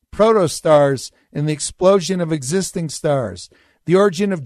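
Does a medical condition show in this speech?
No.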